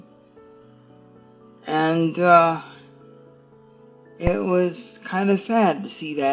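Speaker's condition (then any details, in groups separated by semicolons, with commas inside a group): Cerebral palsy; stiff muscles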